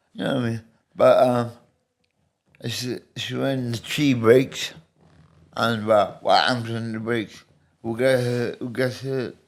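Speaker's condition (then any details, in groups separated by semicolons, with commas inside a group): Medication-induced speech impediment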